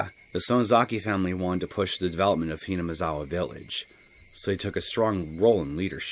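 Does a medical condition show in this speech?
No.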